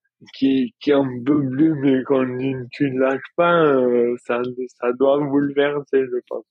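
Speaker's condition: Dystonia; daily physical effort

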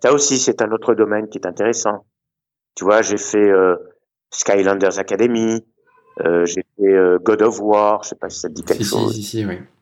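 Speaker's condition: No condition

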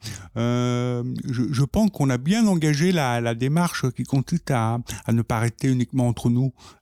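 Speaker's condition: Profound deafness from birth, congenital

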